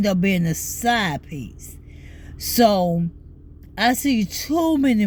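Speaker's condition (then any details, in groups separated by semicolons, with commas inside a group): ALS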